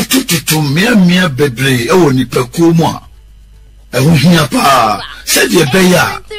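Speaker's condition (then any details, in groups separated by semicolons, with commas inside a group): No condition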